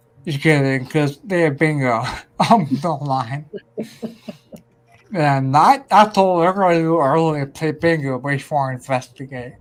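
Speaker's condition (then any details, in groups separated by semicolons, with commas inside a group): Ataxia; may slur speech, may sound drunk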